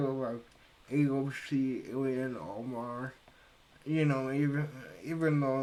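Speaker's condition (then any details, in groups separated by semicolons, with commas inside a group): Cerebral palsy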